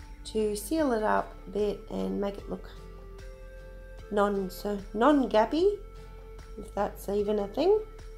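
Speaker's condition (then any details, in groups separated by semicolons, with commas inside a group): No condition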